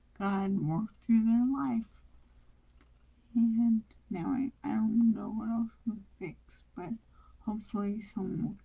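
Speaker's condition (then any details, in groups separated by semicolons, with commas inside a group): Brain injury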